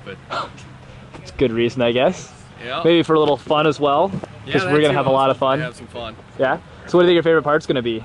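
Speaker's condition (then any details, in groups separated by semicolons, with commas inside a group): No condition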